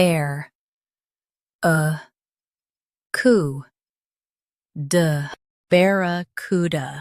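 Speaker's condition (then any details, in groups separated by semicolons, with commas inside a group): No condition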